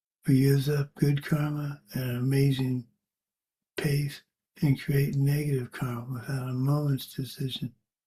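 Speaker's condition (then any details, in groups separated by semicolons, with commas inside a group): Parkinson's; age 73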